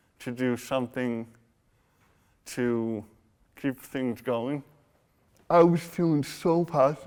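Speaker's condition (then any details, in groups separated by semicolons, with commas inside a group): Cerebral palsy; from birth, motor impairment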